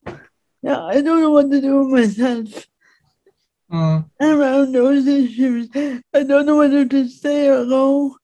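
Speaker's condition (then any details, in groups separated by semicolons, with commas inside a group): Speech impediment; disabled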